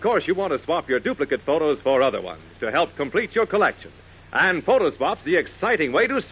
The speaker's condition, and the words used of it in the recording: No condition.